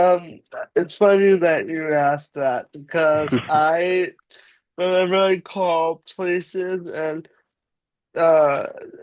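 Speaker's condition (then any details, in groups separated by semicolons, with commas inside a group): Cerebral palsy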